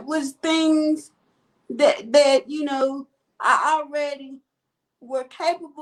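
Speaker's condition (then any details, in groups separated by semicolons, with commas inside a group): Cerebral palsy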